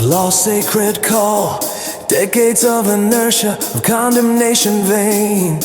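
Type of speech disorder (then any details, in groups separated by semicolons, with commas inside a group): None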